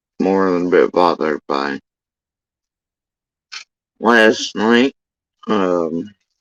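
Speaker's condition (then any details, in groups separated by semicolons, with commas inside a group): Facial paralysis after surgery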